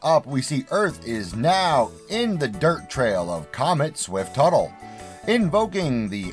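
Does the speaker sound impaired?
No.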